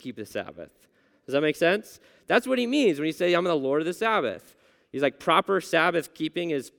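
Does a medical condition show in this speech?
No.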